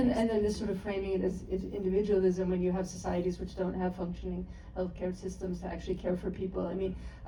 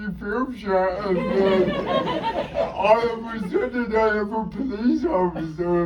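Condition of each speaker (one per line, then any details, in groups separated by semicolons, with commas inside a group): No condition
Cerebral palsy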